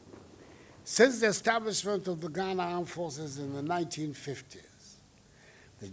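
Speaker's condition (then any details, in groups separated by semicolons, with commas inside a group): No condition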